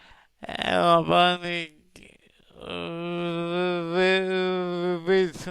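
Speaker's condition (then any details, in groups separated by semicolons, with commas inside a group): Cerebral palsy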